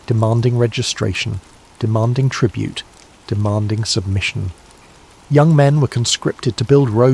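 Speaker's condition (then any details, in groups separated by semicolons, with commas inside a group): No condition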